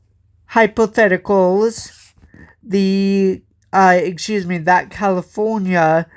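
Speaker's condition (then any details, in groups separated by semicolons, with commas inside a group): Cerebral palsy; from birth, walks with walker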